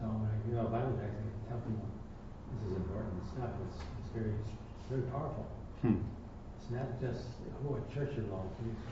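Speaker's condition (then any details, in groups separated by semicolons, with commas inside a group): Parkinson's disease; worsening over the last 20 years or so; stutters a lot, talks fine most of the time, sometimes stutters up, tape seems to slip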